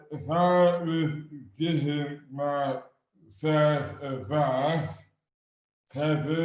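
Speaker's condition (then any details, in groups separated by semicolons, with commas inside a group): Dystonia; affects hands and speech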